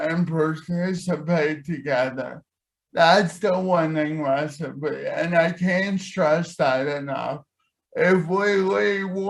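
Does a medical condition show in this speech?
Yes: cerebral palsy.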